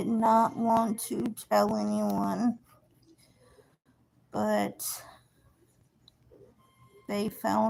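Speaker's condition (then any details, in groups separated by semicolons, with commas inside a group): Cerebral palsy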